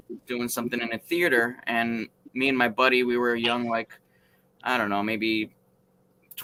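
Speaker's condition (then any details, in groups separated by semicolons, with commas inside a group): No condition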